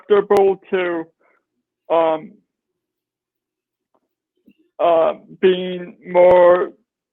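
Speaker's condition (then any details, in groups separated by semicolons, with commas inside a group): Cerebral palsy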